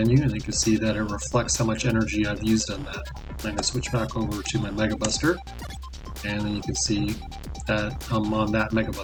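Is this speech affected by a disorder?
No.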